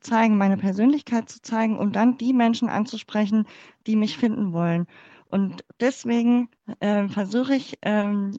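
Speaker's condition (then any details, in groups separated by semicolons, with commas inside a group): Cleft palate; congenital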